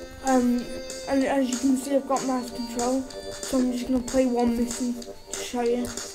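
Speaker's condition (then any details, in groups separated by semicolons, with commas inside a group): Cerebral palsy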